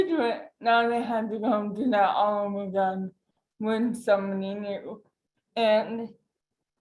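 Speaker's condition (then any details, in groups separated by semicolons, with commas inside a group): Cerebral palsy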